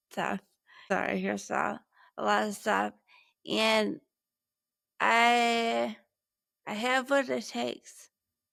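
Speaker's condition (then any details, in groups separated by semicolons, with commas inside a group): Brain injury; six and a half years since injury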